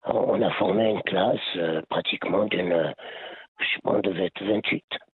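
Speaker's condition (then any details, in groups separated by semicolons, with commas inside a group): Laryngeal cancer; later lung cancer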